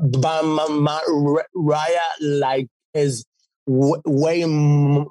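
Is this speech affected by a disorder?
Yes: stutter; fluent when singing; stutter goes away when singing; here repeated sounds, prolonged sounds.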